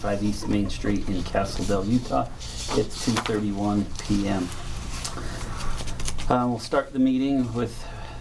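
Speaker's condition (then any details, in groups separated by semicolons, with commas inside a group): No condition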